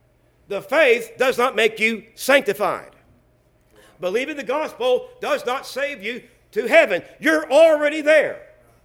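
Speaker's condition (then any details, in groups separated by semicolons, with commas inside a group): No condition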